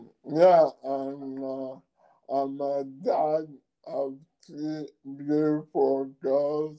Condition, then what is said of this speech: ALS (motor neuron disease). So if you hear him slurging to speak and he's speaking very slowly, is the reason why.